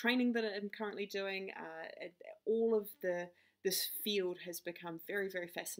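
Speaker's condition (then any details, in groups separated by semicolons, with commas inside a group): No condition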